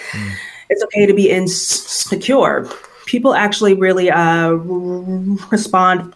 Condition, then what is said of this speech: Stuttering. And so I have this sort of apprehension focused on, like, communicating things in a fluent and understandable way.